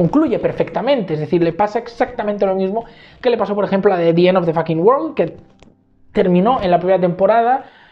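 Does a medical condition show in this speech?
No.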